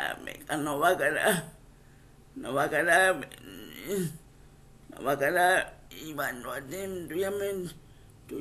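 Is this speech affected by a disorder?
Yes: cerebral palsy; wheelchair user.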